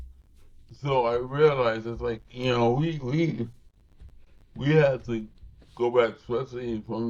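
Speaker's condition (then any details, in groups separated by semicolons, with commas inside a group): Cerebral palsy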